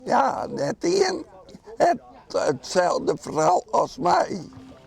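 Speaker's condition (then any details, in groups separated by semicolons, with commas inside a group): Acquired brain injury; serious accident at young age; rows twice weekly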